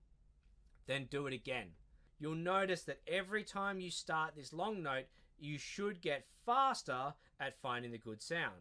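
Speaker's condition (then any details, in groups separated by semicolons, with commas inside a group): No condition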